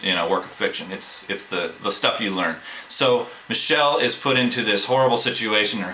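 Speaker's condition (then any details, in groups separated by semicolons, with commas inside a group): No condition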